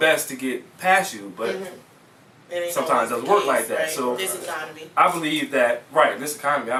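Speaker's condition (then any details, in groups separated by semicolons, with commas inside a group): No condition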